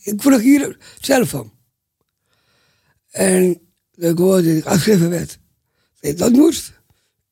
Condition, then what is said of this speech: Down syndrome. En inderdaad, wat je zegt, hoe je hier zit, je verwoordt zelf heel goed.